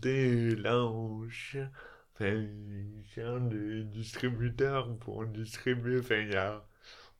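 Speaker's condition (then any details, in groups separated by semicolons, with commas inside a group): Dystonia; elocution difficulties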